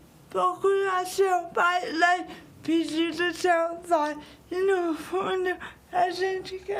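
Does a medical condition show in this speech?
Yes: cerebral palsy.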